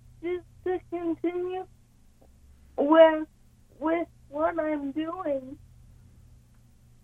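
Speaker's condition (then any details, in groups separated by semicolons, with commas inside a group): Cerebral palsy; yoga with breathing and stretching exercises helped, works with kinesiologist two days a week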